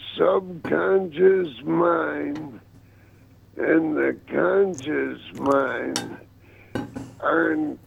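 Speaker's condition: ALS; speech noticeably affected by ALS, still able to talk on phone

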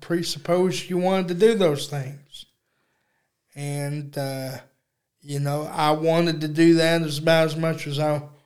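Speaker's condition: Cerebral palsy; unable to walk

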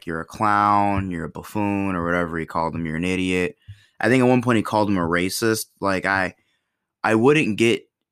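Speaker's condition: No condition

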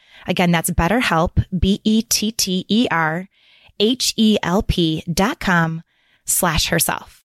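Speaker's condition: No condition

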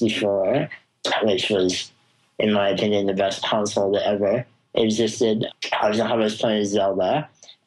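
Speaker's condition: Spinal muscular atrophy; congenital, progressive muscle wasting, never walked, crawled or sat unassisted, wheelchair since about age two; jaw and tongue weakness affects talking, may be difficult to understand, described as mumbly

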